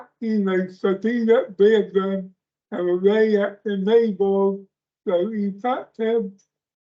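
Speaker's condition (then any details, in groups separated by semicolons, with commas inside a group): Speech impairment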